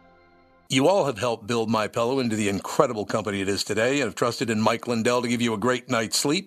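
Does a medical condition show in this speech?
No.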